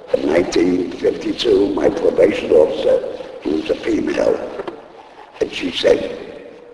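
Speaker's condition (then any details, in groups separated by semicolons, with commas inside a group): Laryngectomy; voice box removed by operation, voice first lost at racetrack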